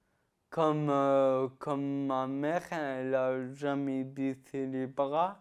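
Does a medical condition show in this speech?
Yes: ataxia-telangiectasia.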